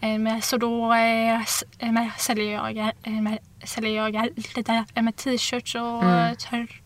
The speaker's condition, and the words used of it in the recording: Stuttering. Eller så här, för minas stamning kan inte jag kontrollera eller påverka alls liksom.